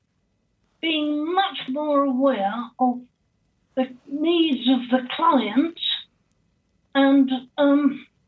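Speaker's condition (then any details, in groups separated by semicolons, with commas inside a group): Cerebral palsy quadriplegia; born 3 months premature, 3 months in oxygen tent, brain damage, both hands and legs, blind from 15, partial hearing loss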